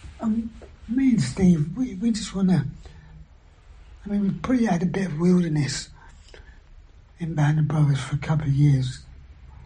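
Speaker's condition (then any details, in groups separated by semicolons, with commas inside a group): Throat cancer surgery, vocal injections; radiotherapy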